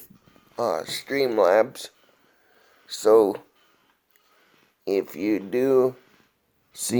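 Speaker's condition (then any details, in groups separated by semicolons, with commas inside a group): Cerebral palsy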